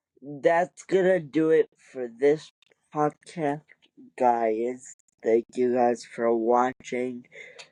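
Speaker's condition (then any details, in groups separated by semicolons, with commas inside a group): Cerebral palsy; wheelchair user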